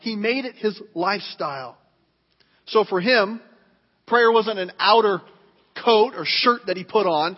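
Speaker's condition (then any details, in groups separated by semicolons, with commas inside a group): No condition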